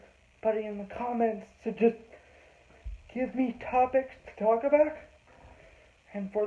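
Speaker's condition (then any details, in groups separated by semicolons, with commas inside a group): Cerebral palsy; heavily altered breathing patterns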